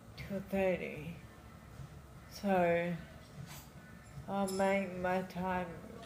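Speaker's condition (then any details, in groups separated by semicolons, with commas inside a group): Friedreich's ataxia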